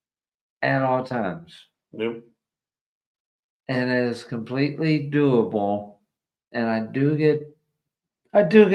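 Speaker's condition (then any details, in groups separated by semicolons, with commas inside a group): ALS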